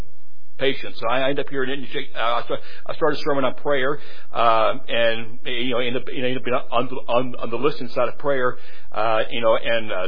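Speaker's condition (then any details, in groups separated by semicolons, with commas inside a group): Stuttering; lifelong stutter; stuttering amount varies, heavy stuttering greatly lengthens speaking time; repeated sounds, repeated words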